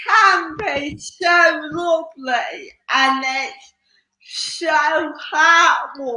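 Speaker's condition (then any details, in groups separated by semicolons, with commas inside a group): Cerebral palsy; slow speech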